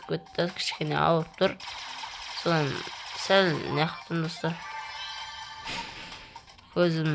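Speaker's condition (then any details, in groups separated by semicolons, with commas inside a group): No condition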